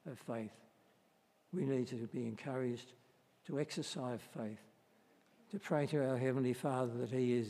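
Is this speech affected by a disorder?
Yes: Parkinson's disease; best with careful medication timing and enough rest.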